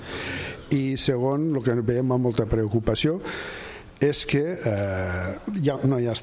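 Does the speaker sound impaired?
No.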